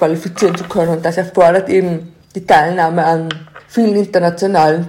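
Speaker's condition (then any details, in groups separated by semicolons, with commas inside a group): Deafness; sign language learned only from age 17; learned to speak over time despite deafness, used sign language interpreter in earlier interview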